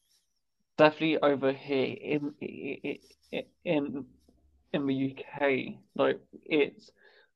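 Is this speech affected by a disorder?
Yes: stammer; diagnosed around age 3 to 4, delayed first words, weekly school therapy for first 10 years; stammering more than usual in recording, which is rare; severity varies by word, better after socialising, worse working from home, uses stammer-safe substitute words; here repeated words, prolonged sounds.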